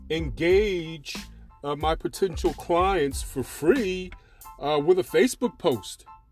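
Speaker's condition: No condition

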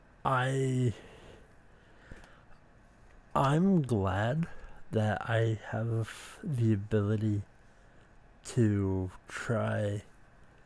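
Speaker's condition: Speech impediment

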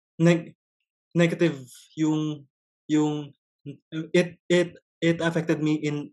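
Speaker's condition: Stuttering; stutter since early childhood, noticed on entering grade school; ongoing stutter, actively coping through Toastmasters public speaking club and speech contests; broken, choppy non-fluent speech, dreads answering strangers like jeepney drivers, public communication affected; repeated sounds, repeated words

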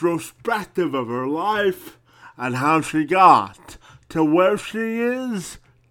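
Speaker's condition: Cerebral palsy; present from birth

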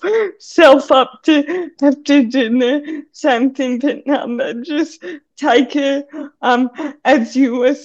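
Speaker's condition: Cerebral palsy; needs hand to hold on steep stairs

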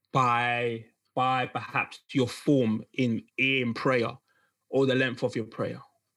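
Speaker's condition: Stammer; struggles to get words out, other sounds before intended word, single words take longer; repeated sounds, repeated words

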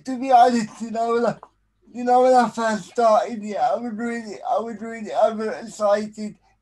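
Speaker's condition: Spastic quadriplegic cerebral palsy; stutters a lot

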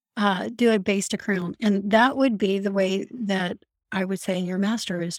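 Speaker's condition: No condition

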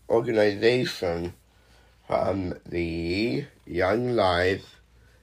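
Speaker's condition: Down syndrome; delivers prepared speech aloud himself

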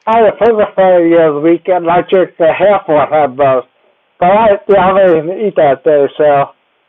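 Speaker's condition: Cerebellar ataxia; gets around with walker

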